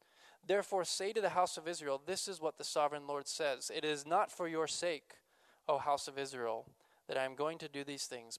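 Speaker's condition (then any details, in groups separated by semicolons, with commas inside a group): No condition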